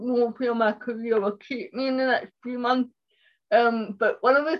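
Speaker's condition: Cerebral palsy; left side affected, walking and dexterity difficulties, profoundly deaf, tightens easily, riding for disabled 15 years; accident injuries four years ago, painful leg, struggles walking, on medication, no longer breathless; speech impairment

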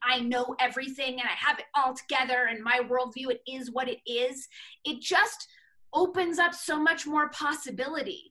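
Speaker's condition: No condition

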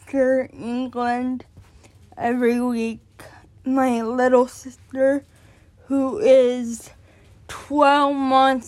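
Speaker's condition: Cerebral palsy; born addicted

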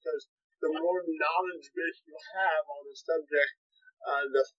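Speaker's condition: Cerebral palsy, spastic quadriplegia

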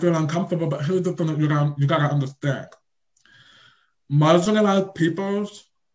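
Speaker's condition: Deaf or hard of hearing; looks around to make sure of hearing everything

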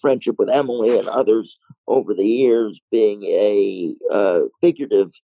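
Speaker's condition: Cerebral palsy, mild

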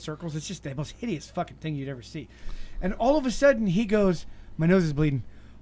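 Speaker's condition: No condition

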